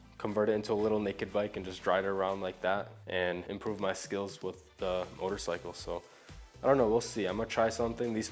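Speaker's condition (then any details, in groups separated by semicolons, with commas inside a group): No condition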